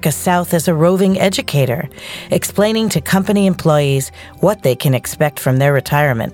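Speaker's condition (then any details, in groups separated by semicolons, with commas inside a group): No condition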